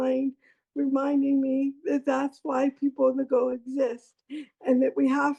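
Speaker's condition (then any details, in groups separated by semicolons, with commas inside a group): Cerebral palsy; lifelong, childhood surgeries; uses wheelchair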